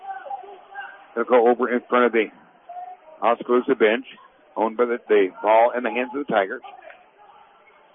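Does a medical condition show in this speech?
No.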